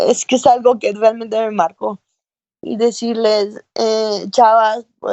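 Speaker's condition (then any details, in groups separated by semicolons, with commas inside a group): Cerebral palsy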